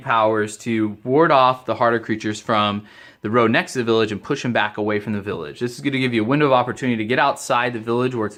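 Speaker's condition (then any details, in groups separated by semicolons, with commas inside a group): No condition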